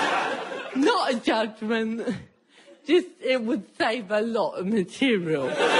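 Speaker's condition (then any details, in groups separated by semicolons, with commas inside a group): Cerebral palsy; speech impediment, not always understood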